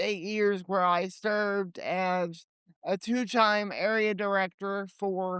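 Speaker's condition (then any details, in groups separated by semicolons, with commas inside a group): Cerebral palsy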